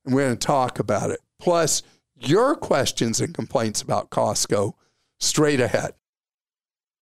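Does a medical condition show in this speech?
No.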